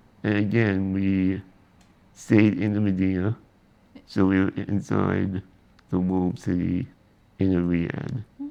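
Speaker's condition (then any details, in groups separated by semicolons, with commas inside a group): Spinal muscular atrophy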